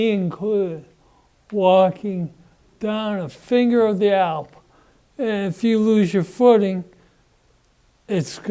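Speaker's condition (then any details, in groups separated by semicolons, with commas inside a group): Parkinson's disease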